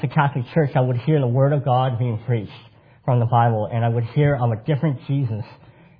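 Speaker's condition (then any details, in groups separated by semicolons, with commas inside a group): Cleft palate; congenital cleft palate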